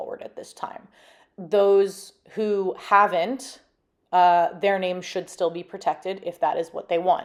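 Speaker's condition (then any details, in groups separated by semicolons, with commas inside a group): No condition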